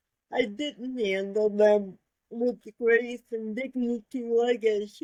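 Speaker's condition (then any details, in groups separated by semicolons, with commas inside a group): Cerebral palsy; voice affected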